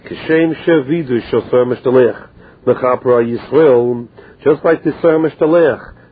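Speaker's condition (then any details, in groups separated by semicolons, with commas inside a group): No condition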